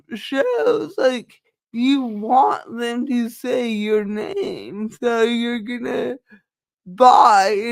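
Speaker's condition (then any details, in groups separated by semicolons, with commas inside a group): Cerebral palsy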